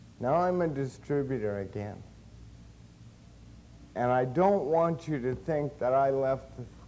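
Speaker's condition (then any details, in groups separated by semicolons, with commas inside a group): Cerebral palsy; since birth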